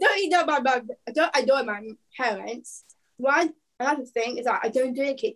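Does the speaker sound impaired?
Yes: Down syndrome; extra chromosome.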